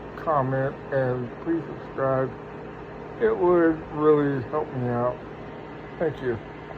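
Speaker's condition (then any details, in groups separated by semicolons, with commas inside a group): Parkinson's; speech impediment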